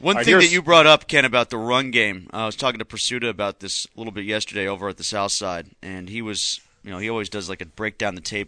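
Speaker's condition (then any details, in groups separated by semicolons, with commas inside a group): No condition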